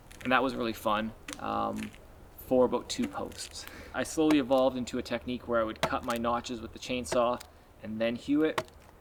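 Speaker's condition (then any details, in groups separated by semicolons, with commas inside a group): No condition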